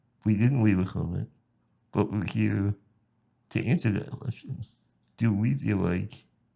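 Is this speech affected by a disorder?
Yes: spinal muscular atrophy.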